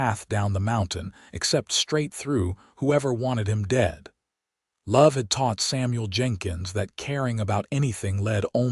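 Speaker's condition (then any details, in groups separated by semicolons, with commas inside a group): No condition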